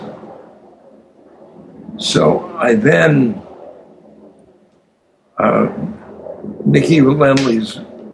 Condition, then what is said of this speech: Aphasia. It's like an inner dialogue, and the one thing is that I may take too long before you will get frustrated.